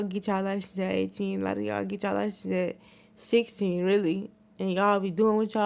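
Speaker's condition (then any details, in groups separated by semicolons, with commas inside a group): Cerebral palsy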